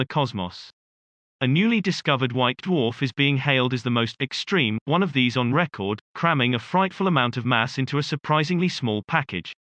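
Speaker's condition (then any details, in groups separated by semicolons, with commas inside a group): No condition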